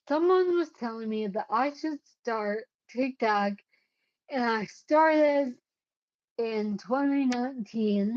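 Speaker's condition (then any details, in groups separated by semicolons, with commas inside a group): Cerebellar ataxia; caused by brain bleed, unsteady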